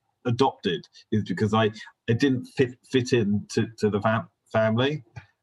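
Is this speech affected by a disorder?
Yes: stammer; possibly linked to hearing difficulties from illness in first 3 or 4 years; here repeated sounds, repeated words.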